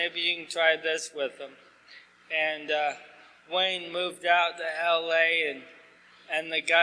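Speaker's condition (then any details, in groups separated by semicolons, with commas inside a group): ALS; no medication, no therapies; asked to talk slower, clearer, losing voice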